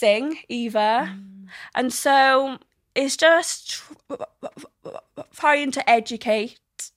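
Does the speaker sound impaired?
Yes: stammer; stammer since childhood, speech therapy as a child; age 29, worse since pandemic, music therapy, headphones for wedding vows, drive-through singing Nicki Minaj; struggles to speak daily, blocks needing deep breath, fluent alone or singing, worse with silence; here blocks.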